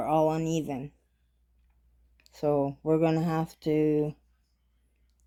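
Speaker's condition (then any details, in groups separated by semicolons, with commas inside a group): Cerebral palsy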